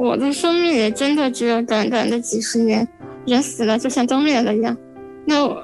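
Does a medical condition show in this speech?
Yes: spinal muscular atrophy; genetic motor neuron disease, most severe type, weak from birth, never stood, fully dependent for eating, sleeping, turning; age 23, outlived doctors' prognosis of not reaching adulthood, marked decline since second year of junior high.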